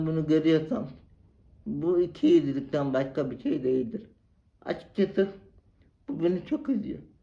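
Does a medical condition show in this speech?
Yes: cerebral palsy; spastic type.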